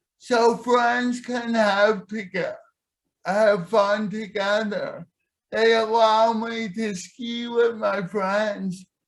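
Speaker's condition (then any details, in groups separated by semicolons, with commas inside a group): Cerebral palsy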